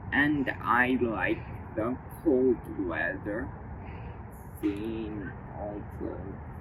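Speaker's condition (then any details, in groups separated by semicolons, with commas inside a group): Cerebral palsy; uses service dog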